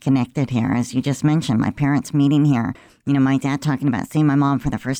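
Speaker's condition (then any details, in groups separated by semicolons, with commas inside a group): Cleft lip and palate; congenital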